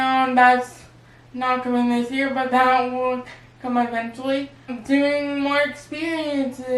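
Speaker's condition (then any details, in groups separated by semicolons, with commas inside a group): Cerebral palsy; wheelchair user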